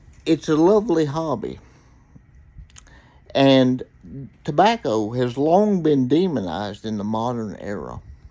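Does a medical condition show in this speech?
Yes: cerebral palsy; reports speaking clearly.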